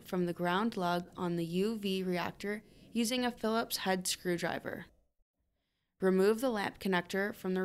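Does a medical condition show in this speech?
No.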